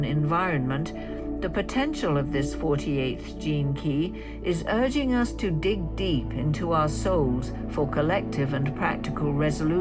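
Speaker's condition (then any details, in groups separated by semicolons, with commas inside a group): No condition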